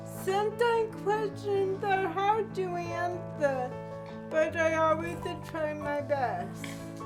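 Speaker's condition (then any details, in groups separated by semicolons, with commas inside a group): Cerebral palsy; walking affected; speech sounds different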